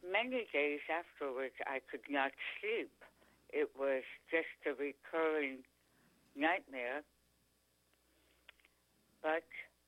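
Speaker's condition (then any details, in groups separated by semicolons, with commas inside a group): Tongue cancer; chronic sore throat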